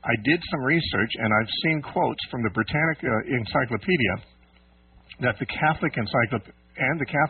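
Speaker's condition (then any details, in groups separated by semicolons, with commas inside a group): No condition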